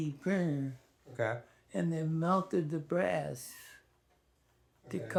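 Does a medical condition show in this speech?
Yes: ALS.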